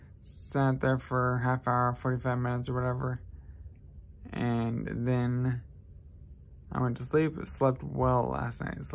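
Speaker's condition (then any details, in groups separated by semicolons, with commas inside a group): Traumatic brain injury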